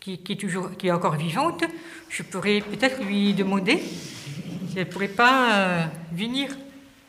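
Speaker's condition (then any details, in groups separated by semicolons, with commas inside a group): Hearing impairment from birth, congenital; able to sing and hear liturgy, speech regained through two years' therapy with Jackie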